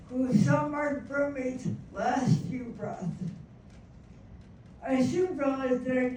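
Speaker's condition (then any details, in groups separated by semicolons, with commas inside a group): Traumatic brain injury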